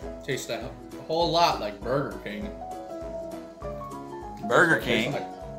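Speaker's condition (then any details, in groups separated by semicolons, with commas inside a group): No condition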